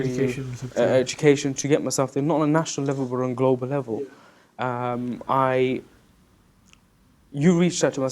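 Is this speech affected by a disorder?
No.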